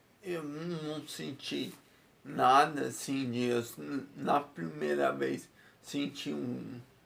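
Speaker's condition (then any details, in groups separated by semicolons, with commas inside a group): Multiple sclerosis; relapsing-remitting, past arm and leg movement loss, recovered with treatment; about 19 years since diagnosis, fatigue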